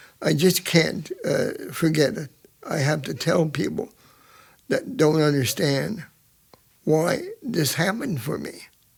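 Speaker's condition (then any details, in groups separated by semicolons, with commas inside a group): Cerebral palsy; present from birth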